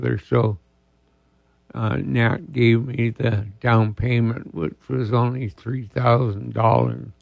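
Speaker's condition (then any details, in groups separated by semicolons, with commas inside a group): ALS; diagnosed about two years ago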